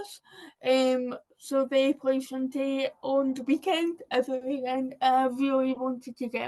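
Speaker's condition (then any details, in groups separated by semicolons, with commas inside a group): Cerebral palsy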